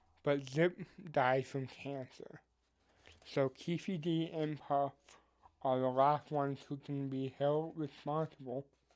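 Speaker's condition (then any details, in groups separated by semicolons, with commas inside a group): Cerebral palsy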